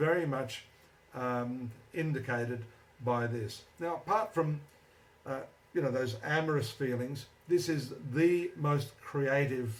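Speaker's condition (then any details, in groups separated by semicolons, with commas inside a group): No condition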